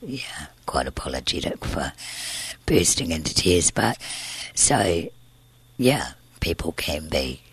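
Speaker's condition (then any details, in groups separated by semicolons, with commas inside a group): Tracheostomy and scarred vocal cord, laryngeal cysts, surgical vocal cord scarring; breathes through tracheostomy tube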